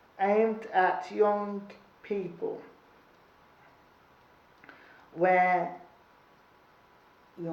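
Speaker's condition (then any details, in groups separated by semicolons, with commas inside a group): Cerebral palsy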